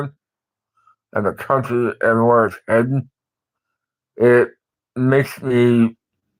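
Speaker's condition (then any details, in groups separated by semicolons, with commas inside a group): Parkinson's; speech impediment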